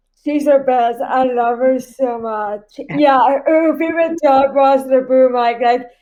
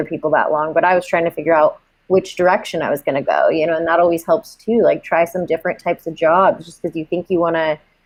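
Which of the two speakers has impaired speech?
The first: cerebral palsy.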